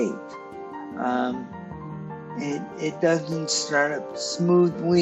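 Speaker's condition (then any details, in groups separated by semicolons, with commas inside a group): Cerebral palsy; stiff muscles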